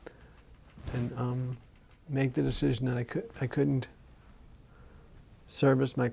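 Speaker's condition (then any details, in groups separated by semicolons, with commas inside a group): Parkinson's disease; drinks warm water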